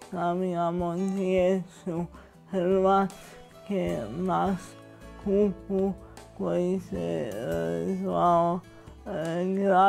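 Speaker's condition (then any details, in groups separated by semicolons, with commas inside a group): Cerebral palsy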